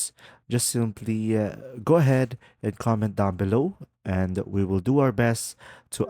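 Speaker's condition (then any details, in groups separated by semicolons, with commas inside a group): No condition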